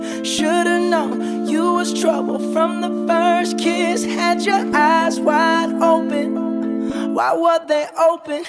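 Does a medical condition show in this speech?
No.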